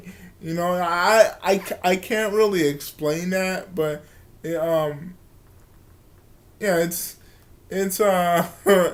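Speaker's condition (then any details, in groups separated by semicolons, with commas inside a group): Cerebral palsy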